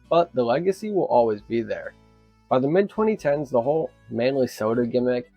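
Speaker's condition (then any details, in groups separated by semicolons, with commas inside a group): No condition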